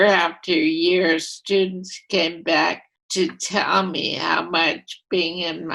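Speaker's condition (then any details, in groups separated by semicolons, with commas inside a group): Primary lateral sclerosis; voice affected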